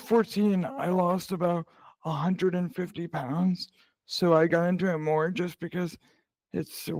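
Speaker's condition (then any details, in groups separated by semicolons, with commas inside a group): Cerebral palsy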